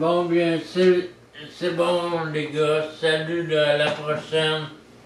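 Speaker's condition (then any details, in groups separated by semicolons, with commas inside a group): Traumatic brain injury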